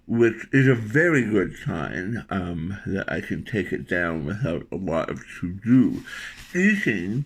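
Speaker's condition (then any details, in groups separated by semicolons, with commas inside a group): Tongue cancer surgery, tongue graft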